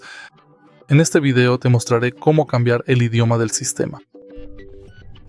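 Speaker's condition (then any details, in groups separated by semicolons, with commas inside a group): No condition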